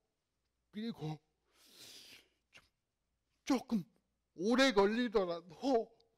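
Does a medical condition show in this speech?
Yes: cerebral palsy; fairly severe in childhood.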